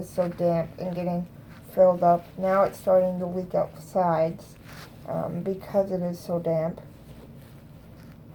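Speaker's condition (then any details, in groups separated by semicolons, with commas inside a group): Cerebral palsy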